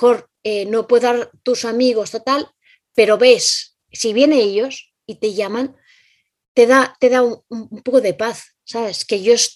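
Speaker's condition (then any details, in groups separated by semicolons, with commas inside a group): Aphasia after stroke; aphasia caused by stroke, hearing intact; about two to three years since stroke; cannot speak well, compares self to tourist at home, cannot write, reading affected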